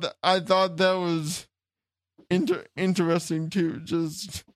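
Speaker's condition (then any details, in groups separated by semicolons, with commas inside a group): Cerebral palsy; since childhood, wheelchair user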